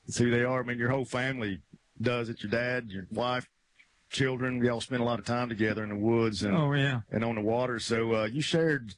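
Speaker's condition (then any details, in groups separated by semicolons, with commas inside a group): No condition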